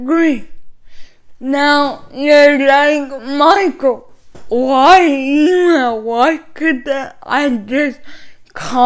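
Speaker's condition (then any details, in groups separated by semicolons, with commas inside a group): Cerebral palsy; caused by lack of oxygen at birth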